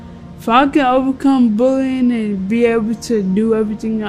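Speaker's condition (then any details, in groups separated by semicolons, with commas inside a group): Cerebral palsy; bones and legs weak and painful in cold weather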